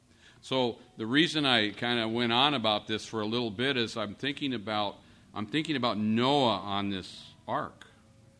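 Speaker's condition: No condition

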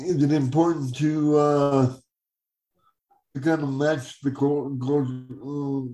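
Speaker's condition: Cerebral palsy; congenital, uses wheelchair for mobility

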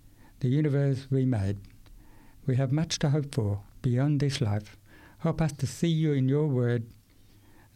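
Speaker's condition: Profound deafness; profound deafness acquired at age 8 after language acquisition, not born deaf; profound hearing loss for many years, struggles in difficult listening situations; speaks orally, language acquired before hearing loss

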